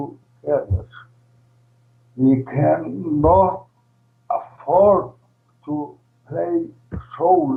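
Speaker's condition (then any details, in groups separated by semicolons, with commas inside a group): ALS, primary lateral sclerosis, PLS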